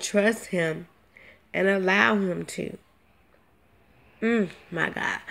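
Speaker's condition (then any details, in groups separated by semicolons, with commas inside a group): Cerebral palsy; predicted never to walk; now talking and breathing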